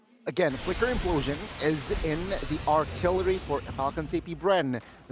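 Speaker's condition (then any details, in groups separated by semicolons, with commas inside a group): No condition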